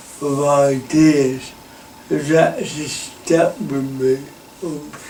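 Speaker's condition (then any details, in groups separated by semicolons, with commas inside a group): Cerebral palsy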